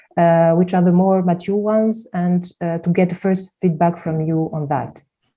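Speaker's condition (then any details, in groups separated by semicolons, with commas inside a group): No condition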